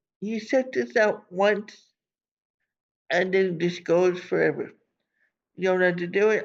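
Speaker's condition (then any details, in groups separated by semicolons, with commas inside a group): Cerebral palsy; from birth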